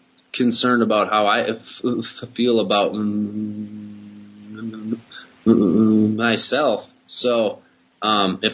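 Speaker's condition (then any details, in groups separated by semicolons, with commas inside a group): Stuttering; little daily speaking practice; frequent short stutters rather than long blocks, no speaking strategies ever worked on; worse explaining technical things, less with familiar listeners and regular talking; prolonged sounds, blocks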